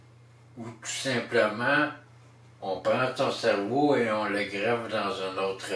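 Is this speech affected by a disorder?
Yes: traumatic brain injury; surgery.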